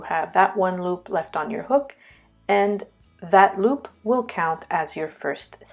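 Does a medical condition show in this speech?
No.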